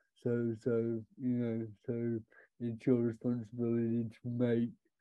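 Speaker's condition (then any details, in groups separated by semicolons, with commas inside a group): Cerebral palsy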